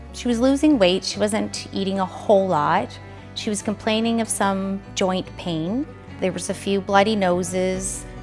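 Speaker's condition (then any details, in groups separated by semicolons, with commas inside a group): No condition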